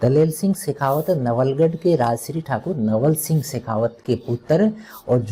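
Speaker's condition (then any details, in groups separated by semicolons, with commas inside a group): No condition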